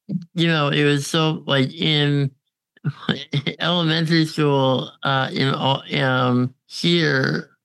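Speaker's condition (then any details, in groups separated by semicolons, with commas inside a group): Congenital muscular dystrophy; diagnosed at 6 months, chronically physically disabled, doctor predicted inability to thrive; uses ventilator, goes out downtown independently with ventilator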